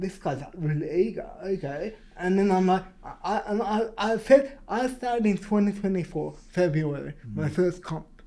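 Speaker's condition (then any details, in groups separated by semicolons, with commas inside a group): Cerebral palsy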